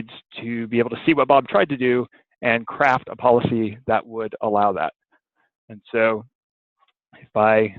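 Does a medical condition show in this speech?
No.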